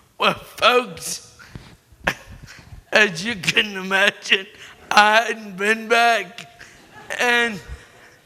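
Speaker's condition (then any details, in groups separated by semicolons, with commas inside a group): Cerebral palsy; born premature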